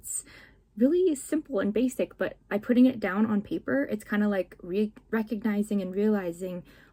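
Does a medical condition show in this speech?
No.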